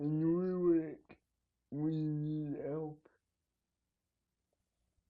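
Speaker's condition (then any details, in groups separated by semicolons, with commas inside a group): Cerebral palsy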